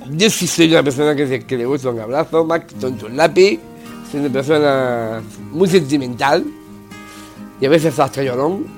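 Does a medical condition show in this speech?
Yes: Down syndrome; congenital, age 44.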